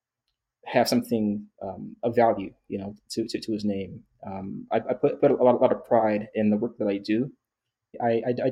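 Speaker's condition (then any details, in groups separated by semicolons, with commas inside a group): Stuttering; onset at age 10, worse when trying to impress or rushing, absent when singing or self-talk; stuttered during recording, reset by stopping, backing up, slowing rate; stutters when speaking too fast, muddy jumble, pauses, backs up, slows rate; repeated sounds, repeated words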